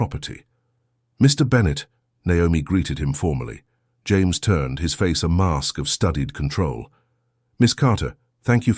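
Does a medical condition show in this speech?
No.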